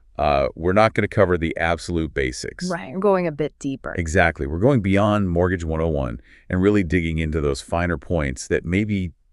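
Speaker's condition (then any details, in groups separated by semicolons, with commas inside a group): No condition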